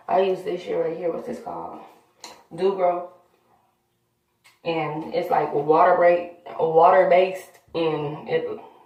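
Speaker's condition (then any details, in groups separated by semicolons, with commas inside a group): No condition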